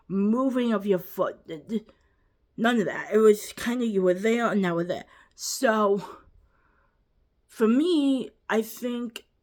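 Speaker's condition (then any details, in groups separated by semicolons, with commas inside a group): Cerebral palsy, quadriplegic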